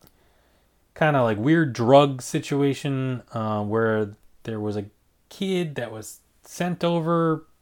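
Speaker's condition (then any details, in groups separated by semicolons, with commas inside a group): No condition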